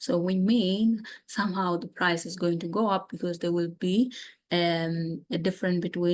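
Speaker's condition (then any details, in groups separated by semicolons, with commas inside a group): No condition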